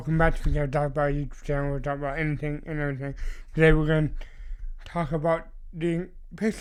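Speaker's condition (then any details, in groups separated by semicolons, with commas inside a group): Cerebral palsy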